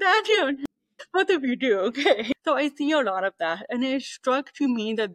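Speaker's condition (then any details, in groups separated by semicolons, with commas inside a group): Deafness, 98% hearing loss; deaf since childhood, hearing aid user, no cochlear implant, oral training as child; age 43, audiologist called her perfect cochlear implant candidate, harder to understand speech than when younger; communicates primarily through oral speech, knows little sign language, removes hearing aids after noisy days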